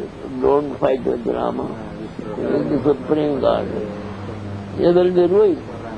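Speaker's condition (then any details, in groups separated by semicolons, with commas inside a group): Deafness; questions from listeners not taken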